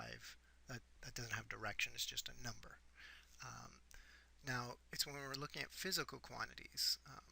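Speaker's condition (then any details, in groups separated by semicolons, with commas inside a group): No condition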